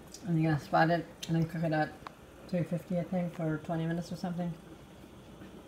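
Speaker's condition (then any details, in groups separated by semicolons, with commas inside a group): No condition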